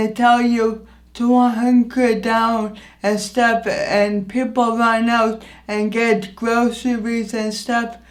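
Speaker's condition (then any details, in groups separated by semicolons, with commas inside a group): Anoxic brain injury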